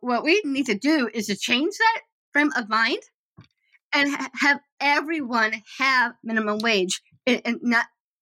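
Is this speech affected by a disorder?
Yes: Down syndrome; developmental disability.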